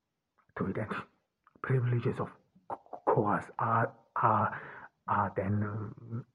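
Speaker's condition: Stuttering; cause unknown, only one in family who stutters, german mother tongue, born in austria; possibly part of why hard to be listened to at university; repeated sounds, prolonged sounds

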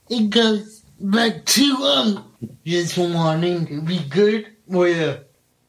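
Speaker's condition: Cerebral palsy; noticeable speech impediment

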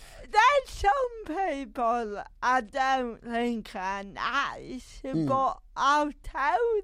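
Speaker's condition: Cerebral palsy

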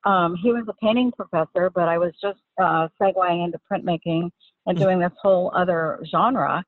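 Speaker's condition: No condition

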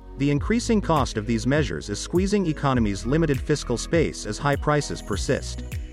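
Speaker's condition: No condition

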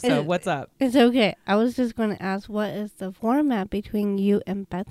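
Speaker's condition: Down syndrome; known since infancy

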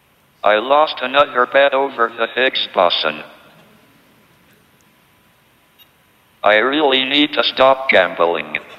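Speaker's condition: ALS, tracheotomy, speech-generating device; tracheotomy after critical pneumonia during CERN visit, computerized speech synthesizer; lost voice due to tracheotomy, robotic American-accented synthesized voice, earlier natural speech deteriorated

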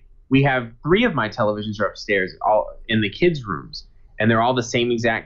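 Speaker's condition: No condition

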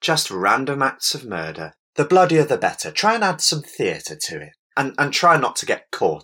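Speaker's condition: No condition

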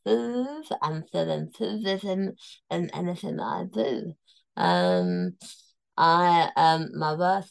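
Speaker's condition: Tongue cancer, near-total glossectomy, stage 4 tongue cancer; near-total tongue removal, temporary tracheostomy

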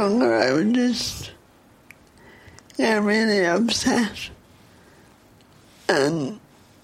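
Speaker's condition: Cerebral palsy; speech therapy as a child, over 20 years ago; no current speech therapy, not wanting it; poor voice control, long words take breath, slow, often misunderstood, hard to hear in crowds

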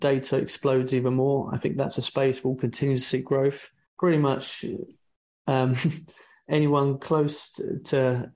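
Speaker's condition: No condition

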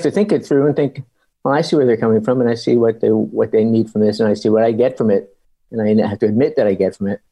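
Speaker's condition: Parkinson's disease; after back surgery

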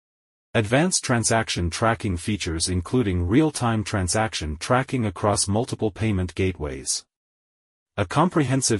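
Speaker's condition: No condition

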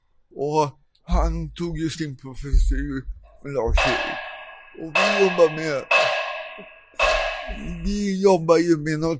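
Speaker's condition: Cerebral palsy; present from birth, caused by not breathing for first 45 minutes of life; cramps, worse in cold, lives in Thailand because Sweden too cold

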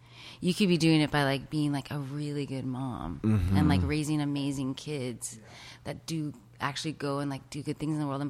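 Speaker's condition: No condition

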